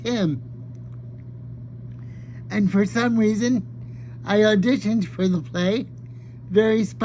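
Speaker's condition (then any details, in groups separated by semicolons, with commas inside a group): Cerebral palsy; ankle deformity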